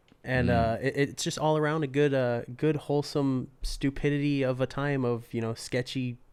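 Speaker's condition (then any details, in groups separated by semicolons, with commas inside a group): No condition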